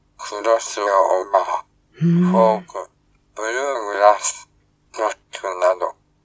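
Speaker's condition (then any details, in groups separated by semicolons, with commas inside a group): ALS, speech-generating device; tracheostomy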